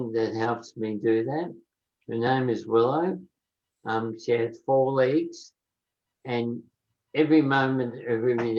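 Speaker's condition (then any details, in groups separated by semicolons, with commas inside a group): Motor neurone disease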